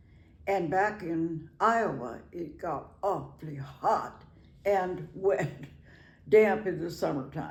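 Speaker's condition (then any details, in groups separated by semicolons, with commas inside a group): No condition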